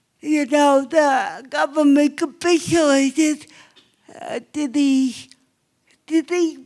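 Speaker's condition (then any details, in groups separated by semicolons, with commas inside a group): Cerebral palsy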